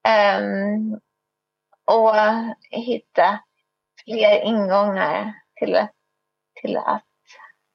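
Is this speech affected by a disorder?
Yes: cerebral palsy, spastic.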